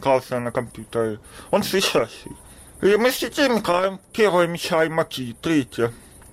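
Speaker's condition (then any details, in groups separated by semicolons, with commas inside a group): Deafness; congenital deafness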